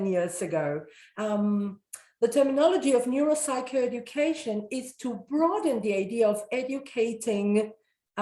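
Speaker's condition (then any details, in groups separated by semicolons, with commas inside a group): No condition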